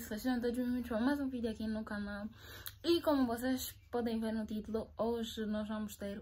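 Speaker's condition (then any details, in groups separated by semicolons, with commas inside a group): No condition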